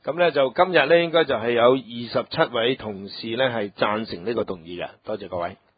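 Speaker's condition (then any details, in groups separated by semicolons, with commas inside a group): No condition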